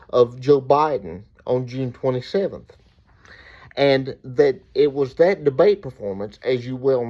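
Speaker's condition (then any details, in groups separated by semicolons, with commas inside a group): Cerebral palsy; reports speaking clearly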